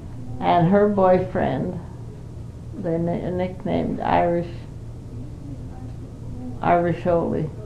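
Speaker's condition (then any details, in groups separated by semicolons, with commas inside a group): Parkinson's disease; not very able to do much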